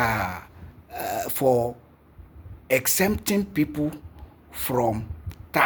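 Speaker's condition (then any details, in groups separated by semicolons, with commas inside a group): No condition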